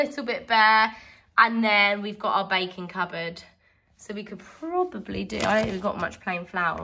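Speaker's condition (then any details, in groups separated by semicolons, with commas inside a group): No condition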